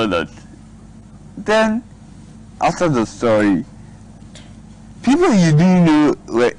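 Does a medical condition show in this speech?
Yes: cerebral palsy.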